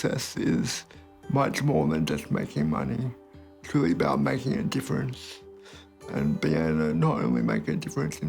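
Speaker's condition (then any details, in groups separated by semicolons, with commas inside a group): Cerebral palsy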